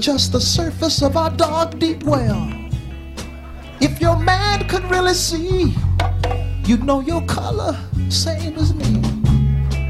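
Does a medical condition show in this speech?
No.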